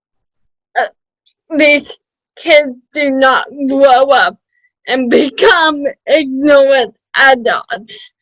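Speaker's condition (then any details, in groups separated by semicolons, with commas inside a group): Cerebral palsy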